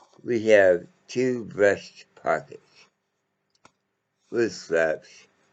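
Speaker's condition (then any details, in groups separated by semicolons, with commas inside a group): Mouth cancer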